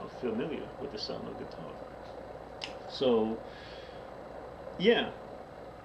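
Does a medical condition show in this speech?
No.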